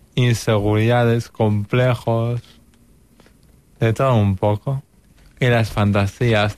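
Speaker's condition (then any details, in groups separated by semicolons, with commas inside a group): Cerebral palsy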